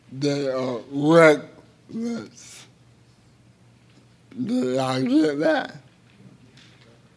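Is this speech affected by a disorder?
Yes: cerebral palsy; involuntary hand movements.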